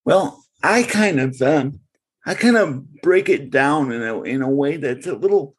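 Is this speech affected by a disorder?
Yes: cerebral palsy; congenital cerebral palsy, since birth, born in Bridgeport, Connecticut, segregated schooling.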